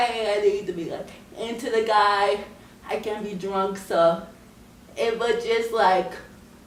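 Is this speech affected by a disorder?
Yes: cerebral palsy.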